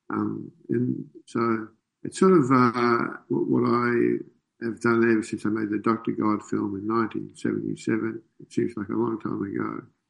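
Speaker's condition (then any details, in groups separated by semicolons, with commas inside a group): Parkinson's disease; loss of dopamine-producing substantia nigra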